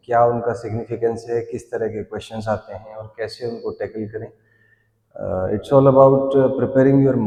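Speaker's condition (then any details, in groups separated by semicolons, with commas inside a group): No condition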